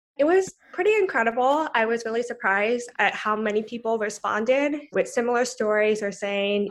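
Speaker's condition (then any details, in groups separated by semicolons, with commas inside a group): Profound deafness, cochlear implant, congenital profound; born profoundly deaf, cochlear implant user, sister same condition, mainstream schooling; uses cochlear implant, no hearing without it, implant not waterproof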